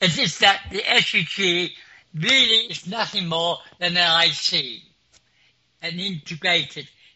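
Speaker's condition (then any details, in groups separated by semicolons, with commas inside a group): Clinically deaf; clinically deaf since school age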